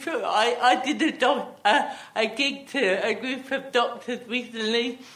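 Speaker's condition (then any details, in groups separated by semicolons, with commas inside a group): Athetoid cerebral palsy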